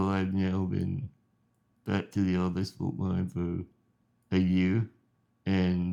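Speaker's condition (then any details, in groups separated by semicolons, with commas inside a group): Spinal muscular atrophy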